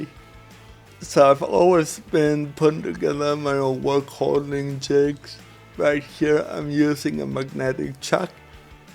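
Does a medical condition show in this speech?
Yes: cerebral palsy.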